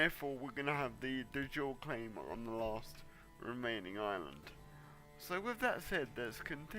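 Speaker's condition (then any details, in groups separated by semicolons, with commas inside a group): Cerebral palsy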